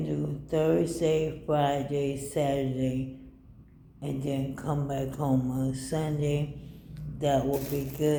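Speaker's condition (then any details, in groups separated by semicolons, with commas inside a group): ALS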